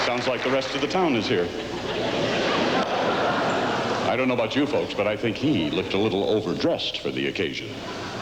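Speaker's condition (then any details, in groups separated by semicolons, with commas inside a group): No condition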